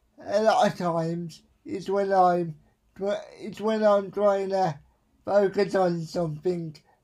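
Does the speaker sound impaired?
Yes: spastic quadriplegic cerebral palsy; most severe type, present since birth, uses electric wheelchair driven himself, expected non-verbal, began talking at age 6; able to communicate, stutters a lot, worse when distracted by several things.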